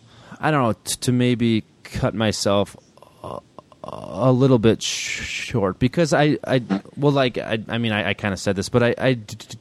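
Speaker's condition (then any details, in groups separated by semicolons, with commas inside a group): Stuttering; past periods of heavy struggle, now less of a barrier; tightening during blocks, struggle in technical talk, can modify stutter; repeated words, prolonged sounds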